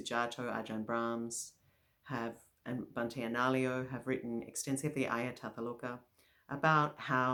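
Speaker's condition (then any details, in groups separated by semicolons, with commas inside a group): No condition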